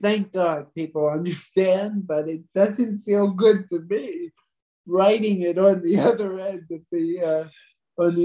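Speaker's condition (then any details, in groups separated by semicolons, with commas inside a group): Cerebral palsy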